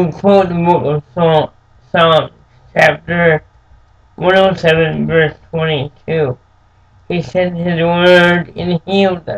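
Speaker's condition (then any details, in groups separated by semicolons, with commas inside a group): Cerebral palsy; speaks slightly differently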